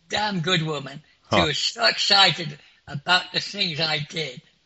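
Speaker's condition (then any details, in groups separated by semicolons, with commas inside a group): Clinically deaf; clinically deaf since school age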